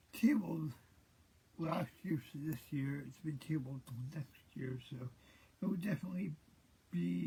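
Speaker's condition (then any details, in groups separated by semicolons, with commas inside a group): Cerebral palsy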